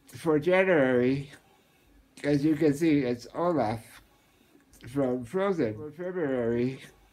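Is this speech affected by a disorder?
Yes: muscular dystrophy, Duchenne.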